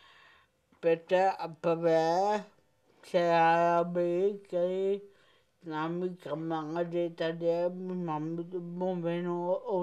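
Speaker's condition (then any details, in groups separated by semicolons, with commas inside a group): Cerebral palsy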